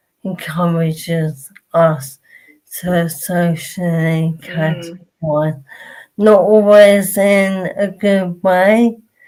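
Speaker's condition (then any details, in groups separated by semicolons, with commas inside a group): Motor neurone disease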